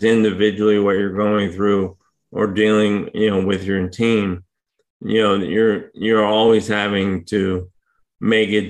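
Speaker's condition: ALS; difficulty speaking for long periods

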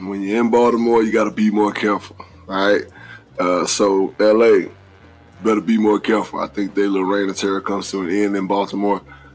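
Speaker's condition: No condition

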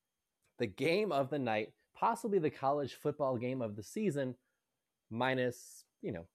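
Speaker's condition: No condition

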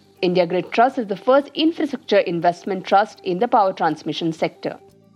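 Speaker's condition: No condition

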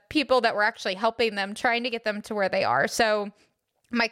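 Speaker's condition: No condition

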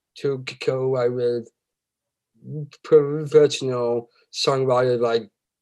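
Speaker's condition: Down syndrome

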